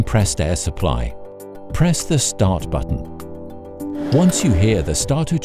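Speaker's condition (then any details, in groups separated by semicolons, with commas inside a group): No condition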